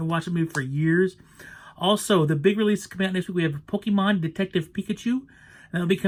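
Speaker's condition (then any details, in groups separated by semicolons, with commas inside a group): No condition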